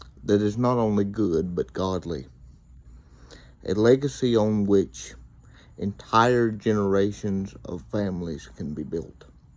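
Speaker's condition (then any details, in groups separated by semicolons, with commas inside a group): Cerebral palsy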